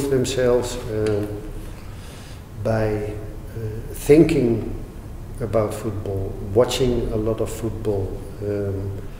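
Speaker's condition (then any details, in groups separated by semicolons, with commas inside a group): No condition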